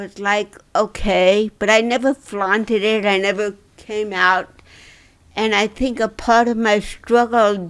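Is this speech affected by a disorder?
Yes: cerebral palsy.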